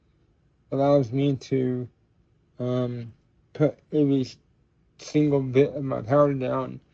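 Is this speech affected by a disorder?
Yes: cerebral palsy; tends to mess up words.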